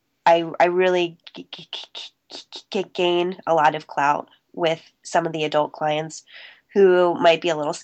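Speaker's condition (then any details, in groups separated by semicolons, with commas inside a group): Stuttering; covert since childhood, immediate onset soon after starting to talk, school therapy from kindergarten, private therapist; recovering covert, still stutters, American Institute for Stuttering 3-week intensive program, fluency shaping techniques; formerly word switching and avoiding, held back stutters, pushed words out, appeared out of breath; repeated sounds, prolonged sounds, blocks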